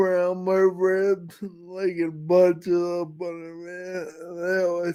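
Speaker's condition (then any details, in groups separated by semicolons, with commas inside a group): Friedreich's ataxia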